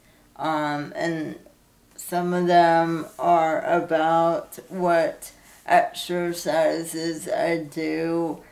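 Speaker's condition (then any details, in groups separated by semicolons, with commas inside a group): Cerebral palsy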